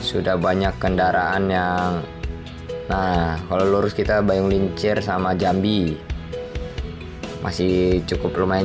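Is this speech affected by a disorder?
No.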